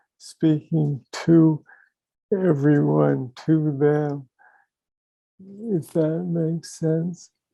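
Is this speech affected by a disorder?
Yes: young onset Parkinson's disease.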